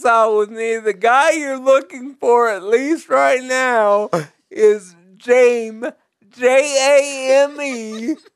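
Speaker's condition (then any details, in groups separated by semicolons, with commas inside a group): Cerebral palsy; difficulty typing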